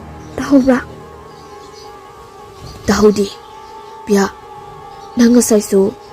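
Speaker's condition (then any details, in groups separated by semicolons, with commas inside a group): No condition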